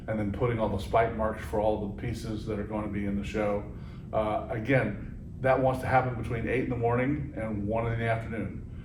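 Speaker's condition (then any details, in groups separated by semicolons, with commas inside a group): No condition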